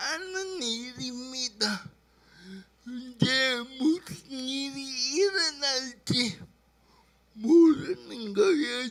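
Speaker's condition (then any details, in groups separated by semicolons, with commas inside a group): Brain lesion disability grade 1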